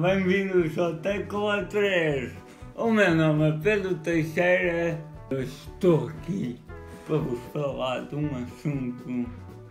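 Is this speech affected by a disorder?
Yes: cerebral palsy.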